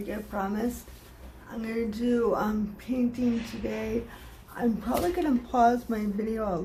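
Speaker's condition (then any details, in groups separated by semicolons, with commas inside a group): Cerebral palsy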